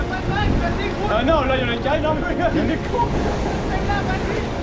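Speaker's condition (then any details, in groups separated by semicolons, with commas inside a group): No condition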